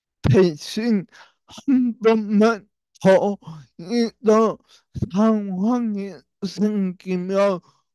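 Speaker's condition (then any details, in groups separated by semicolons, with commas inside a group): Brain lesion disability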